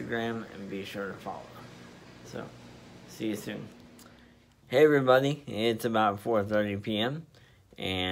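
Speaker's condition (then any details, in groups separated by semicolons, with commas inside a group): Spastic diplegia cerebral palsy; uses wheelchair, physical therapy finished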